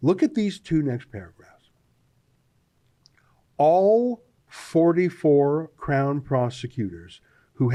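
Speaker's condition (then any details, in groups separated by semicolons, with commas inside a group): No condition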